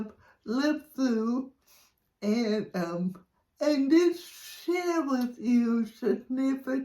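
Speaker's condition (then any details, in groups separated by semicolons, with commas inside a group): Cerebral palsy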